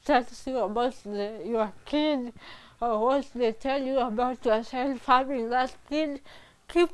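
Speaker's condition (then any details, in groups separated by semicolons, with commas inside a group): Cerebral palsy; from birth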